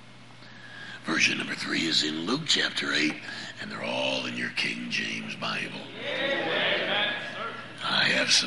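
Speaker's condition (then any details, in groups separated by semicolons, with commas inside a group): Laryngeal cancer; vocal cord cancer, prior chemo and radiation, 35 treatments over about seven weeks; cancer recurred at fourth three-month checkup, laryngectomy scheduled, no spread on MRI, PET scans; deep raspy 'Batman voice', much weaker than before, prosthesis speech planned after laryngectomy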